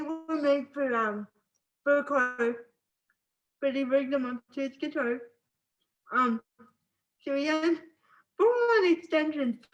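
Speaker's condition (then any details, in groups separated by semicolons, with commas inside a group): Spastic cerebral palsy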